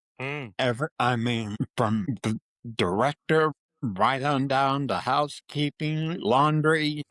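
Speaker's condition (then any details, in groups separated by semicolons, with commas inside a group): Parkinson's disease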